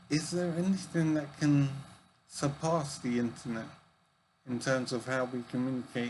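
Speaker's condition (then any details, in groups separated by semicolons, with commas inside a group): Brain injury; severe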